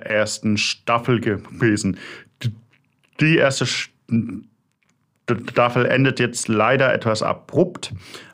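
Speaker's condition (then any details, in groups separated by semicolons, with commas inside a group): Stuttering; developmental, lifelong, possibly inherited, father stuttered, brother fluent, logopedic speech therapy, constant since second grade; part-word and word repetitions, phrase restarts, filler 'äh'; blocks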